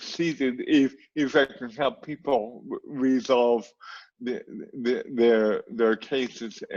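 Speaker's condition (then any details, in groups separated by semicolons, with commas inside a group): Cerebral palsy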